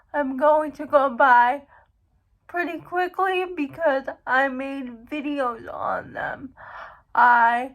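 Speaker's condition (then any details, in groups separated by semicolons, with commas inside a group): Cerebral palsy; uses wheelchair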